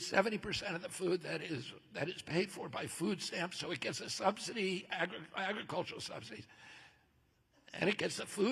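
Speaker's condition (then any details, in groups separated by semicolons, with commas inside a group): No condition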